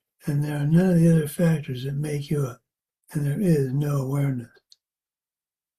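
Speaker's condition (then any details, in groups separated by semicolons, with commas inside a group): Parkinson's; age 73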